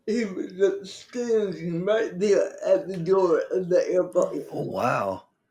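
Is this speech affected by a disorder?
Yes: cerebral palsy; from birth.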